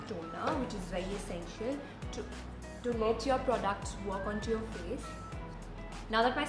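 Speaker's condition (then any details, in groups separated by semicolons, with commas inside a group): No condition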